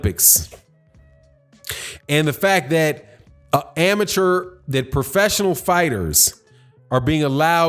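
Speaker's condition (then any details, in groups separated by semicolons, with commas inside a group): No condition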